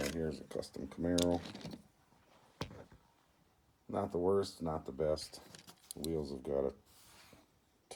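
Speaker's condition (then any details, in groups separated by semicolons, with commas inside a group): No condition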